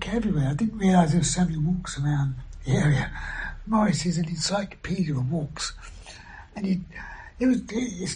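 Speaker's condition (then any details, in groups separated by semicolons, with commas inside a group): Throat cancer surgery, vocal injections; one vocal cord half paralysed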